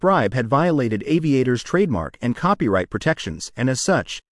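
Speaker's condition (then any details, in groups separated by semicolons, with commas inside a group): No condition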